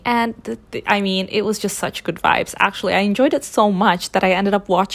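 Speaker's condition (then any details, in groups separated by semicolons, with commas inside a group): No condition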